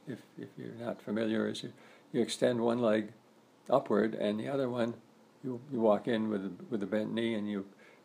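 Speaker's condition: Parkinson's disease; stiff right arm

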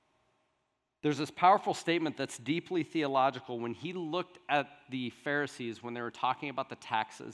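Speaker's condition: No condition

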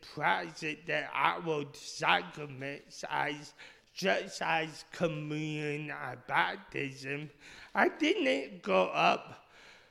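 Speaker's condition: Speech impediment; initially misdiagnosed

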